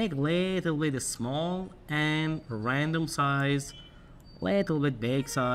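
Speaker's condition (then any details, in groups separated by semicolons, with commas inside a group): No condition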